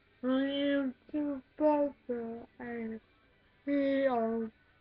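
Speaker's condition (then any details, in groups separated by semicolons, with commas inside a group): Cerebral palsy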